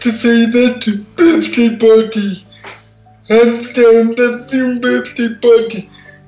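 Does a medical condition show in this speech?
Yes: cerebral palsy; all four limbs affected, from birth, born 12 weeks premature; speech impairment, takes listeners a while to catch on, listeners hesitant to ask for repeats.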